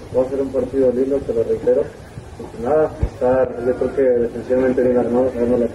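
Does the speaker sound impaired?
No.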